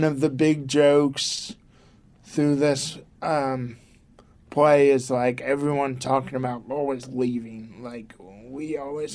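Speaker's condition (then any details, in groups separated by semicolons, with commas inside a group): Cerebral palsy; from birth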